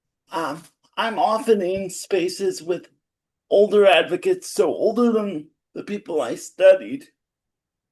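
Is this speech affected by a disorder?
Yes: cerebral palsy.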